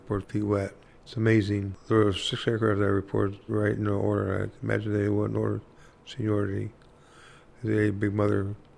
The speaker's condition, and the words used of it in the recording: Parkinson's disease. It affected my speech very significantly.